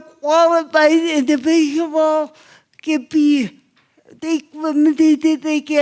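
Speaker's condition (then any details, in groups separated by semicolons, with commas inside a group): Cerebral palsy; obvious speech impairment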